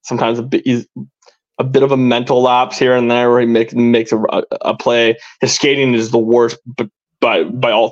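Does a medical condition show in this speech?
Yes: stuttering; stutters a lot, expects stuttering to worsen when upset; here repeated words, blocks.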